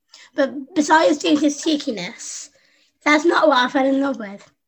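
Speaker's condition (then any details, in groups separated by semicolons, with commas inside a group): Down syndrome; congenital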